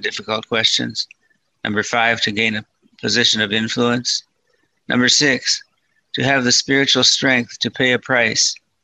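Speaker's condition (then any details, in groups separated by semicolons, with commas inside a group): Parkinson's disease, mild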